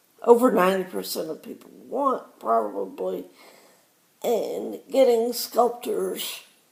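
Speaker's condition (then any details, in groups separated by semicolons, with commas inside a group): Cerebral palsy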